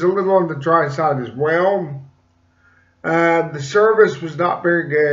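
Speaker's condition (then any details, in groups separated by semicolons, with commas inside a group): Cerebral palsy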